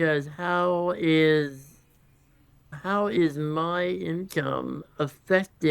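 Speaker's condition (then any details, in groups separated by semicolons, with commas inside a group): Congenital muscular dystrophy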